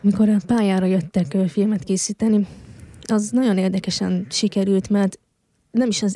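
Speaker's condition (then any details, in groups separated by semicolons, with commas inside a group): Hearing loss since birth; congenital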